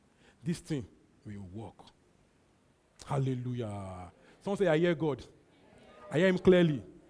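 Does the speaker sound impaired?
No.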